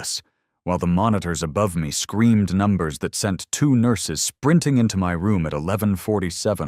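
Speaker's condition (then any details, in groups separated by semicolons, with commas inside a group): No condition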